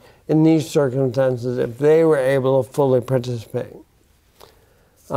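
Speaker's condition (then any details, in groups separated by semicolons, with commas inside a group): Bulbar onset ALS; affects speech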